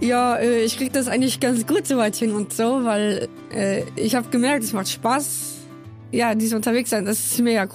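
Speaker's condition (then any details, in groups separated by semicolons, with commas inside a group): Down syndrome; congenital, born in Köln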